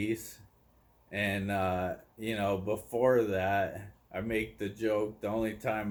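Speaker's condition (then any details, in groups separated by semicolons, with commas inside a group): ALS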